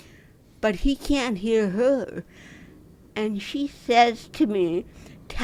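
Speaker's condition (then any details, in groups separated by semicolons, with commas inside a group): Dystonia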